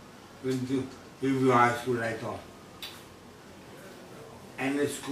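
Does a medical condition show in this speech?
Yes: traumatic brain injury; severe, motorcycle accident, coma; about 6 years, stem cell treatment, poor balance, cannot walk alone; speech problems, struggles to express, loud shouting outbursts.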